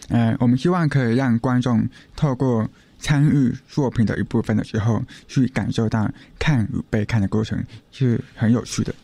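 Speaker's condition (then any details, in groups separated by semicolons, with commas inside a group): Hearing impairment; uses hearing aids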